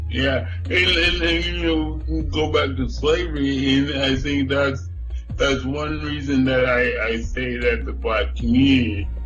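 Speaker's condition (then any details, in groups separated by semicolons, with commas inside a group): Cerebral palsy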